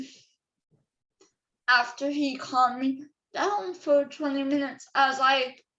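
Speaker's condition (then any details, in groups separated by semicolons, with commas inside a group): Cerebral palsy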